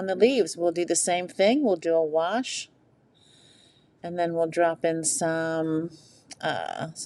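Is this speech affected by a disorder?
No.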